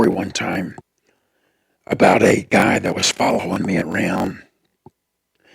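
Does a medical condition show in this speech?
Yes: throat cancer; tracheostomy tube.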